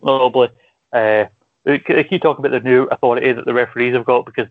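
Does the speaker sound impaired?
No.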